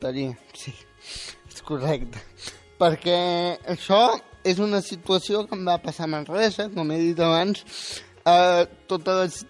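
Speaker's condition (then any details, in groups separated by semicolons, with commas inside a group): Spastic quadriplegic cerebral palsy; no control of legs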